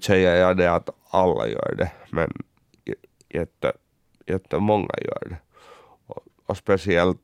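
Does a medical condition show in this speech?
Yes: cerebral palsy; congenital, born two months premature at 1.69 kg, electric wheelchair user.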